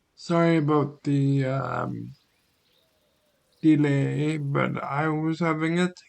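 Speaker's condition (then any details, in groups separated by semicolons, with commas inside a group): Cerebral palsy; limbs affected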